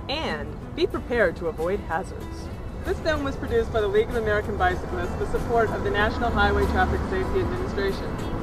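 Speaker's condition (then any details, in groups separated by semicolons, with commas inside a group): No condition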